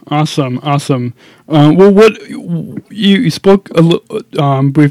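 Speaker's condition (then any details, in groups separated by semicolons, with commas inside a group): Stuttering; prolonged sounds, blocks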